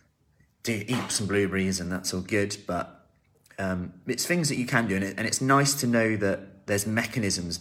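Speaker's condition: No condition

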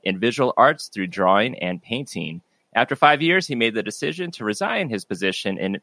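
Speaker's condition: No condition

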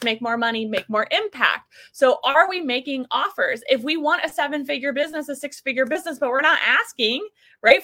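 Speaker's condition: No condition

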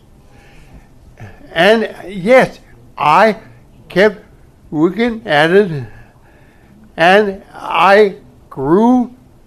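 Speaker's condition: Stroke; speech affected

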